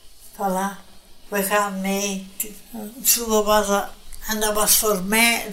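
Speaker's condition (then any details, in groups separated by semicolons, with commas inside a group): Brain hemorrhage; some letters no longer pronounceable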